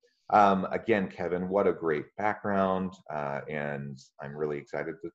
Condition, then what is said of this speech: None; typical speech.